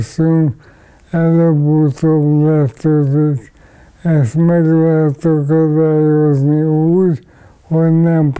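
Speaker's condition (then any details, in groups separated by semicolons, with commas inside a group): ALS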